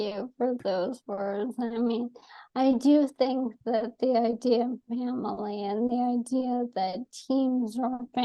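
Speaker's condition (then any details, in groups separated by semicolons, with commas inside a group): ALS; atypical case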